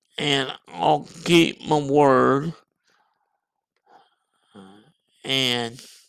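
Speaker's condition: Cerebral palsy and muscular dystrophy; born typical

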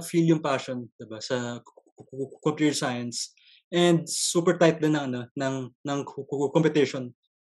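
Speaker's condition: Stuttering; stutter since early childhood, noticed on entering grade school; ongoing stutter, actively coping through Toastmasters public speaking club and speech contests; broken, choppy non-fluent speech, dreads answering strangers like jeepney drivers, public communication affected; repeated sounds, repeated words

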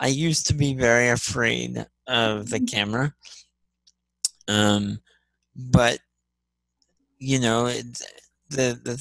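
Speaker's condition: Spastic cerebral palsy; smart drive wheelchair system with scroll wheel speed control

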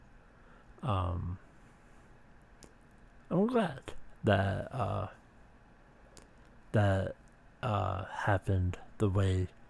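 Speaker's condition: Speech impediment

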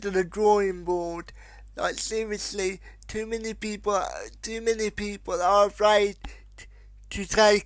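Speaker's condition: Spastic quadriplegic cerebral palsy, severe; able to communicate, stutters a lot, worse when distracted by several things

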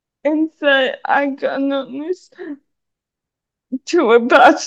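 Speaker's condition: Cerebral palsy; needs hand to hold on steep stairs

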